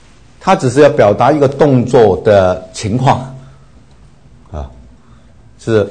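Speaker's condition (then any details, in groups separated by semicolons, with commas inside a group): No condition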